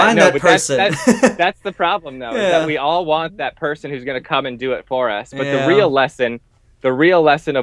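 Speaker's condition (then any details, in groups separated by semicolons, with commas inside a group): No condition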